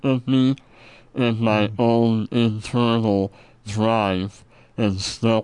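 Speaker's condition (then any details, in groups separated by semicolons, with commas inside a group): Treacher Collins syndrome; congenital genetic, no ears or ear canals, no eye sockets or cheekbones, jaw deformities, cleft palate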